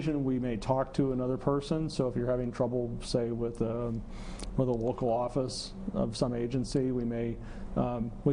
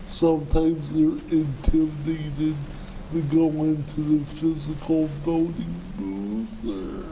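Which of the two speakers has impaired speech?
The second: cerebral palsy; present from birth; speech impairment.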